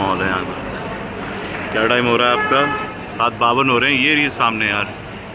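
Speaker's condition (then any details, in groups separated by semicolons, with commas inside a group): No condition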